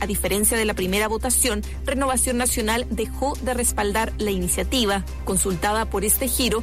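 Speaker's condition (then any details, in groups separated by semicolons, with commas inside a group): No condition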